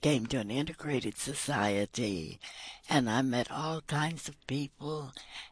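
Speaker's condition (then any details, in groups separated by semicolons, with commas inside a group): Vocal cord paralysis, tracheotomy; paralyzed vocal cords causing insufficient breath, tracheotomy tube since before daughter's birth; audible hissing when speaking, must close tube with finger to talk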